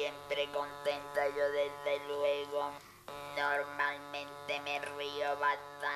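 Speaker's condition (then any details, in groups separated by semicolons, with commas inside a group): Total laryngectomy; esophageal voice or voice prosthesis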